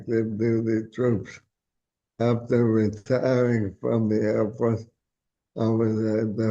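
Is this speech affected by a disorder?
Yes: ALS.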